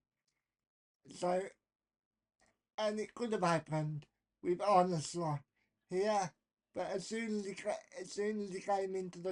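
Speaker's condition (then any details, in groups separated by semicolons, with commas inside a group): Cerebral palsy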